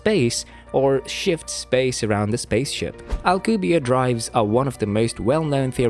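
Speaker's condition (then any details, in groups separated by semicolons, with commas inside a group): No condition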